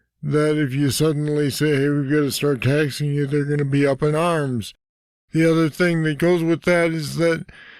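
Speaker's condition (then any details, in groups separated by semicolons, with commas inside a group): Parkinson's disease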